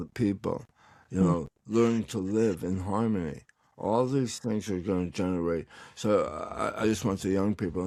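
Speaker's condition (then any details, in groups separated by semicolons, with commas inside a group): Tongue cancer; recovering, tongue exercises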